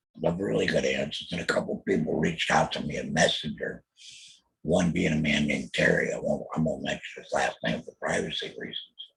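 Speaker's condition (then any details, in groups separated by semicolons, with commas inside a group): Total laryngectomy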